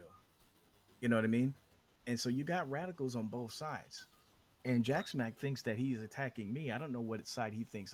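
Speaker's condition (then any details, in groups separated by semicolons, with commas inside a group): No condition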